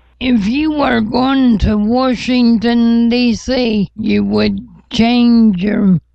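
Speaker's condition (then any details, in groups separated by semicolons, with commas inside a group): Cerebral palsy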